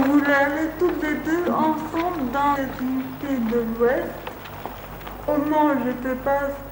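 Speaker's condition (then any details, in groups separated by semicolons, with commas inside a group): Cerebral palsy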